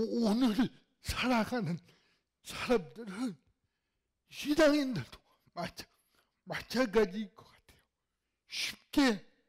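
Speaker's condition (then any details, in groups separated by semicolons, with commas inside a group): Cerebral palsy; fairly severe in childhood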